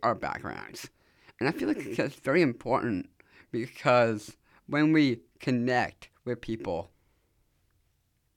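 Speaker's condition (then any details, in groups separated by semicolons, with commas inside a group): Down syndrome; speaking live on radio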